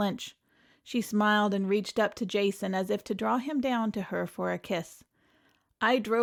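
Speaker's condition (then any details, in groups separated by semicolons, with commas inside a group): No condition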